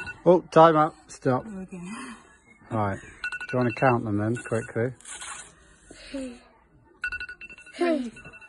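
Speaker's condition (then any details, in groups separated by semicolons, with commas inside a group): No condition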